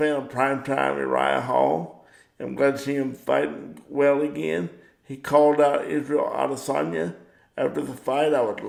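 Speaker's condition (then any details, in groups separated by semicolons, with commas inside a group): Cerebral palsy; power wheelchair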